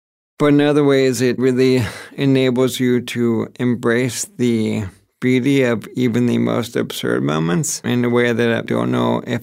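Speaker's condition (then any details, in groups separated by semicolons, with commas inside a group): ALS; progressing slowly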